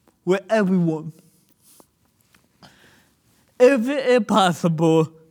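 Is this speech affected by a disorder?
Yes: cerebral palsy; speaking a little difficult, more difficult when nervous, listeners may need to rewind.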